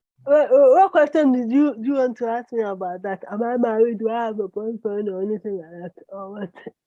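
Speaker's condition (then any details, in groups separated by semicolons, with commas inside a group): Cerebral palsy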